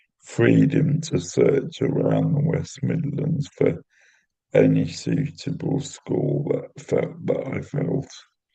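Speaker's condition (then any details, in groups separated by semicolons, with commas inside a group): Cerebral palsy; intrathecal baclofen pump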